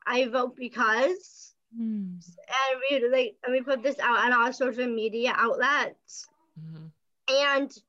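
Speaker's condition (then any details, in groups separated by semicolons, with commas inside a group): Down syndrome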